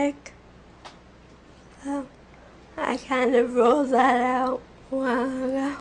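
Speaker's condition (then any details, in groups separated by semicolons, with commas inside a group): Friedreich's ataxia; genetic progressive neurological disorder; speech difficulty 6-8 months, hard to understand, runs out of breath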